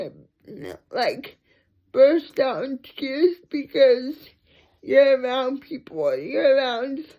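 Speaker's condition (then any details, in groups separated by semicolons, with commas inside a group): Cerebral palsy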